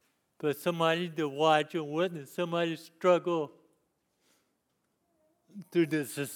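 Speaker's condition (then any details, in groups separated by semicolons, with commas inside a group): Cerebral palsy; lifelong disability since youth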